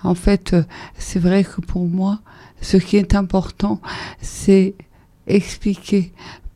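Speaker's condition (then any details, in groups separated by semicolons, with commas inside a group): ALS (Charcot's disease); breathing difficulties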